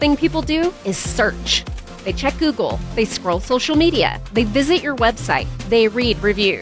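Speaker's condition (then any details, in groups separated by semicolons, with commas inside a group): No condition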